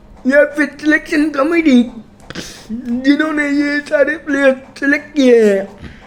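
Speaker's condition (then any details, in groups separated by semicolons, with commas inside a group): Cerebral palsy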